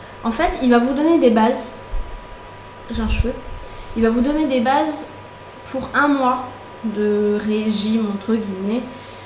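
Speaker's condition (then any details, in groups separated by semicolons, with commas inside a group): No condition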